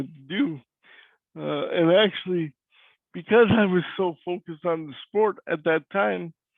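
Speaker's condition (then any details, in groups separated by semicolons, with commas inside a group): Cerebral palsy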